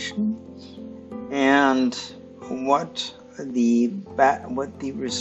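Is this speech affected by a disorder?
Yes: cerebral palsy; stiff muscles.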